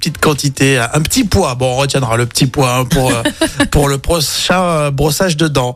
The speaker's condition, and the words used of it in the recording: None; typical speech.